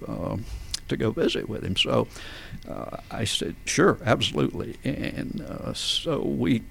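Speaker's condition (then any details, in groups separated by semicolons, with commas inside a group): Spasmodic dysphonia; vocal folds slam together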